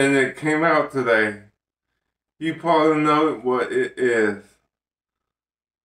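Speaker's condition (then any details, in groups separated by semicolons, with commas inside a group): Ataxic cerebral palsy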